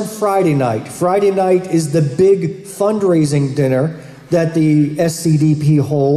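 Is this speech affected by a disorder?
No.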